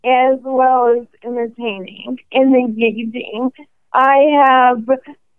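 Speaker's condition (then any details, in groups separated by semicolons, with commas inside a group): ALS; 18 months to diagnosis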